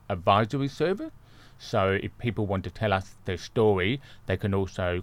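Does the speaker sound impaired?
Yes: deafness; congenital deafness, born deaf.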